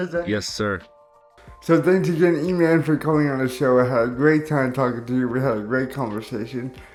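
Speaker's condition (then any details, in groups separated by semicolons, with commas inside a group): Cerebral palsy; caused by stroke at birth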